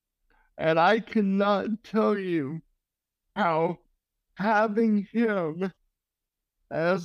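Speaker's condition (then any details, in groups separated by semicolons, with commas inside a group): Cerebral palsy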